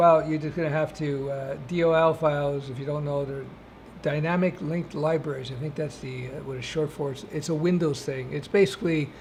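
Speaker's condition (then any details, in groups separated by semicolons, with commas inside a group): No condition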